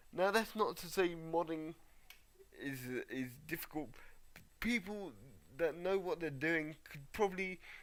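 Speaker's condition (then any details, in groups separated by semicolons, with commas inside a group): Cerebral palsy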